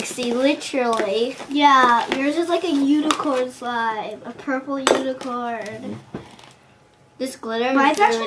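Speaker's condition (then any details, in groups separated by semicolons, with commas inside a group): No condition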